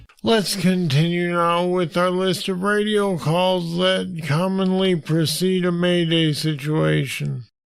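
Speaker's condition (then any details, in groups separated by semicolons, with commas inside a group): Parkinson's disease; deep brain stimulators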